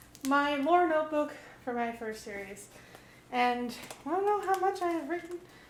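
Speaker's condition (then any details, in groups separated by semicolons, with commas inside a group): No condition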